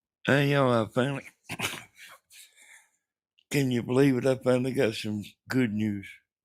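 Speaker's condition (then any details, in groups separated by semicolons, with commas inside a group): Brain bleed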